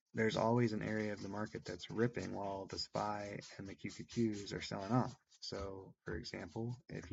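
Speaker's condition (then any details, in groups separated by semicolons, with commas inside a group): No condition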